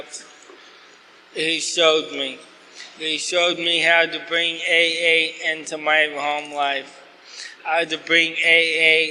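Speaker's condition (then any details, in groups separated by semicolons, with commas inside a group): ALS; asked to talk slower, clearer, losing voice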